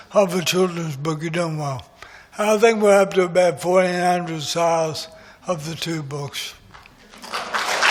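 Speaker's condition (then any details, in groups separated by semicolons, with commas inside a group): MND; affects voice, breathing and hands; voice is going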